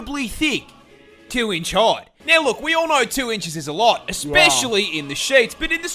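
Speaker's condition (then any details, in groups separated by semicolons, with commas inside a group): No condition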